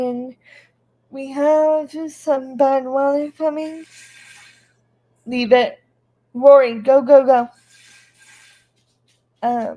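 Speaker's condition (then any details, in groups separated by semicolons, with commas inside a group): Cerebral palsy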